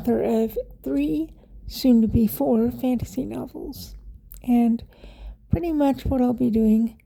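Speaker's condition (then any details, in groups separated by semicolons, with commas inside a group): Cerebral palsy; wheelchair user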